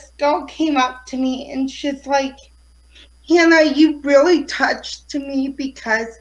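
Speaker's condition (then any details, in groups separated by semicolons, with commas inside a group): Cerebral palsy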